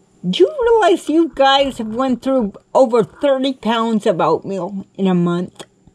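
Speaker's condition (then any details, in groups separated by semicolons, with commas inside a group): Cerebral palsy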